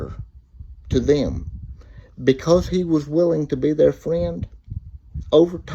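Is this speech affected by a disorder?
Yes: cerebral palsy; reports speaking clearly.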